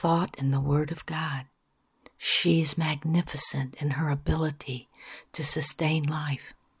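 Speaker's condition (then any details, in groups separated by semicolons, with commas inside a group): No condition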